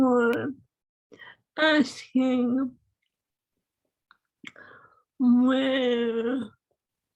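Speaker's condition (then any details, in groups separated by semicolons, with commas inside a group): ALS; swallowing lost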